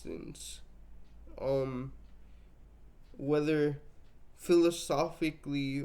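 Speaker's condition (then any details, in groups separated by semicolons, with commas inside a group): Cerebral palsy, mixed, mild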